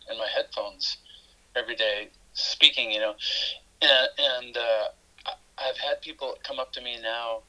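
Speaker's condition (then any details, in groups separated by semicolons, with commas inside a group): Stuttering; stuttering since childhood, not healed; pretty fluent in this conversation, nerves may add to stutter; fluency varies, at times can hardly get words out, stuttered horribly through Coffee Hag show, Mankato; repeated words, blocks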